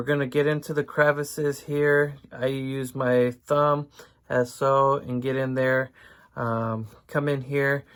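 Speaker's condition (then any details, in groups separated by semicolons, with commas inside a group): No condition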